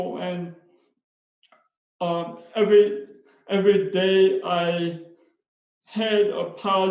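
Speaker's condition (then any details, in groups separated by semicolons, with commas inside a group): Spastic cerebral palsy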